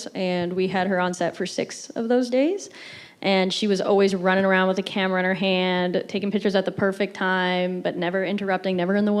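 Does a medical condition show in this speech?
No.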